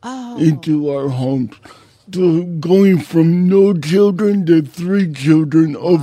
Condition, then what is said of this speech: Cerebral palsy. Well, obviously, I have a disability. I'm not drunk.